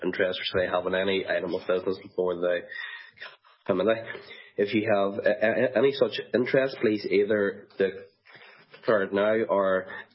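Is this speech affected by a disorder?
Yes: stammer; full-blown stammer, meeting may take slightly longer; here repeated sounds, blocks.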